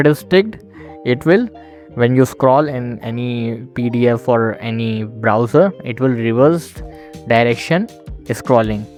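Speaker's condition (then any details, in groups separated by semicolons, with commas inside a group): No condition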